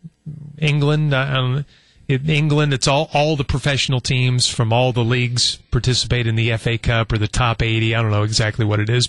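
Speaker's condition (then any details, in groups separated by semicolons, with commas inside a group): No condition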